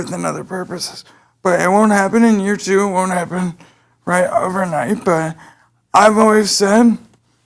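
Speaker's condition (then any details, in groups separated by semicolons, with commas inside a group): Cerebral palsy; able to speak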